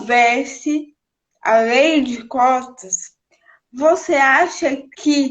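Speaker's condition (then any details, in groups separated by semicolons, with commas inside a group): Cerebral palsy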